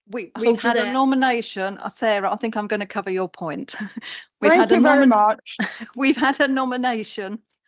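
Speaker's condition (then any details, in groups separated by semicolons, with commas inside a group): No condition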